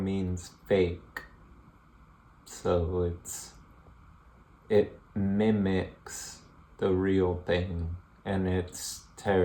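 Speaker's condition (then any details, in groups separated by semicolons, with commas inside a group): Multiple sclerosis; speech affected, syllable-by-syllable, very slow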